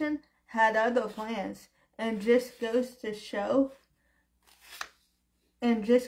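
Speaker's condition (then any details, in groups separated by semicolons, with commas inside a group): Cerebral palsy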